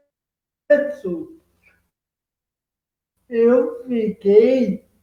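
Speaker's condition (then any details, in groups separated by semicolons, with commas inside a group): Cerebral palsy; present from birth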